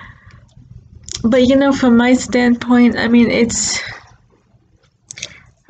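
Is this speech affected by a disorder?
Yes: cerebral palsy.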